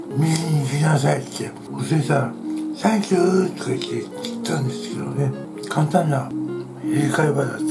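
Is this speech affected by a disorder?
Yes: tongue cancer, partial glossectomy.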